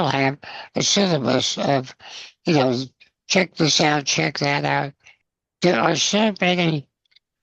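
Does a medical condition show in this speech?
Yes: spinal muscular atrophy, congenital.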